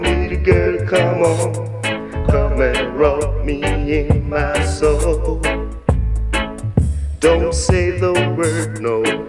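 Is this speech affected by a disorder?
No.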